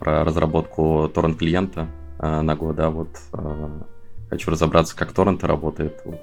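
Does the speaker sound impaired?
No.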